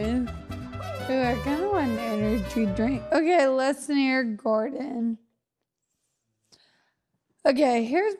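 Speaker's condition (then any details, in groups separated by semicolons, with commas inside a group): Friedreich's ataxia; wheelchair user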